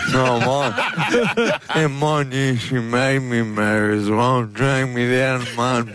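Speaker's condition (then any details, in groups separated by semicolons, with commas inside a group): Motor neurone disease; sporadic motor neurone disease, deteriorating quickly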